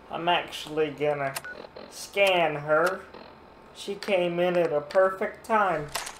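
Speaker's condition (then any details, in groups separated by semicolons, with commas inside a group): Cerebral palsy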